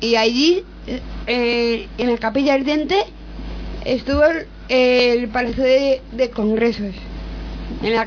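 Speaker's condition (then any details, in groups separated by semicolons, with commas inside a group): Down syndrome; radio program of Fundación Síndrome de Down de Madrid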